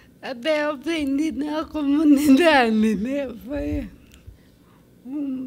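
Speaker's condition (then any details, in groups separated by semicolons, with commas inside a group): Cerebral palsy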